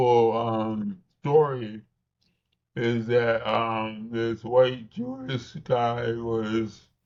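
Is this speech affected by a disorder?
Yes: cerebral palsy.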